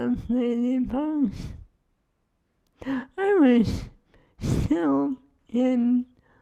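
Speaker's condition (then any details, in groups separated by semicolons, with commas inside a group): ALS; swallowing lost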